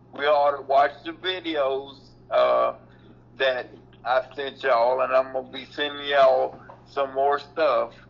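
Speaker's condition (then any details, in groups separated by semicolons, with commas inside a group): Cerebral palsy; mobility affected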